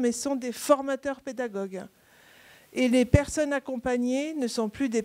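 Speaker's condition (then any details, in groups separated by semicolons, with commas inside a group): No condition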